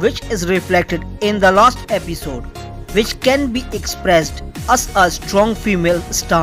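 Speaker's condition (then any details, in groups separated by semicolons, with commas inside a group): No condition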